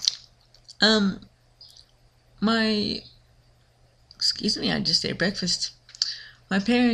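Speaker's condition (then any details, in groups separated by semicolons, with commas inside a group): Cerebral palsy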